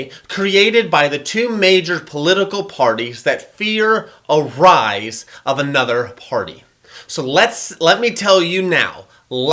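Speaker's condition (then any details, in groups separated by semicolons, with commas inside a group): No condition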